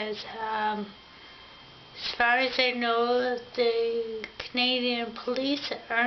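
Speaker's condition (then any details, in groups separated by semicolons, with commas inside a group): Ataxia; diction sometimes unclear, swallowing difficulty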